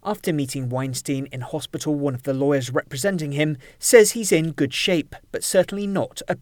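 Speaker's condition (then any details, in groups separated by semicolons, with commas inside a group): No condition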